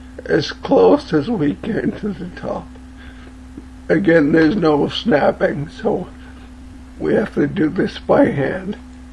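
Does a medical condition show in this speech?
Yes: cerebellar ataxia from brain tumour; cerebellar tumour, affects motor control and walking; trouble speaking, speech sounds odd.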